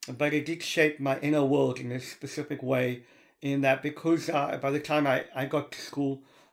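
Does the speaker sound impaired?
Yes: cleft palate (Pierre Robin syndrome), severe; delayed speech development, audible speech impediment, listeners often ask for repetition.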